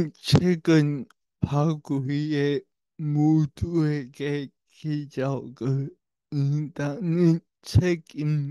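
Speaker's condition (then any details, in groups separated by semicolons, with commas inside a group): Brain lesion disability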